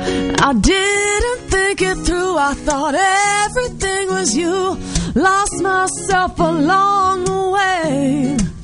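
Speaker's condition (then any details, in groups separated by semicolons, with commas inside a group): No condition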